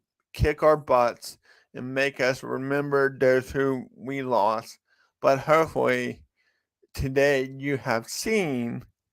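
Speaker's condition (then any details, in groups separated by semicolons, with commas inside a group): Cerebral palsy; from birth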